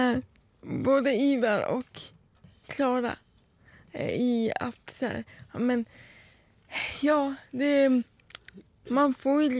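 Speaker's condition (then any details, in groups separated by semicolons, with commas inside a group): Cerebral palsy; wheelchair user, partial walker use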